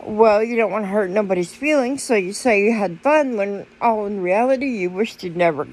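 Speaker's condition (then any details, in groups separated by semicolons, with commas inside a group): Cerebral palsy; speech noticeably atypical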